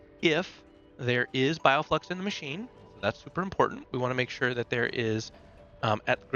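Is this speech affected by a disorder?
No.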